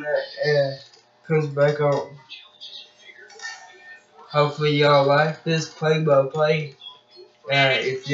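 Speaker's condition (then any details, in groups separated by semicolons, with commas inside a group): Cerebral palsy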